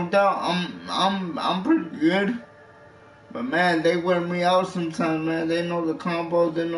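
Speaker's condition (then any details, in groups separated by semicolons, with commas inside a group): Cerebral palsy; with scoliosis, unable to walk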